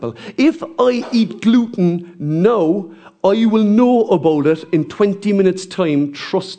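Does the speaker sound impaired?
No.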